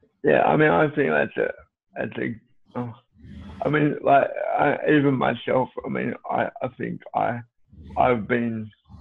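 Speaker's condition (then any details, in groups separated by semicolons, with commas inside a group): Cerebral palsy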